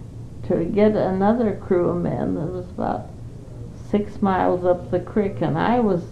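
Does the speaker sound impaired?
Yes: Parkinson's; Parkinson's for 5 years.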